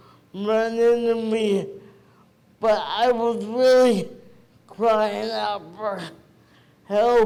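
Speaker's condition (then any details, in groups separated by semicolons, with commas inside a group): Cerebral palsy; present from birth, premature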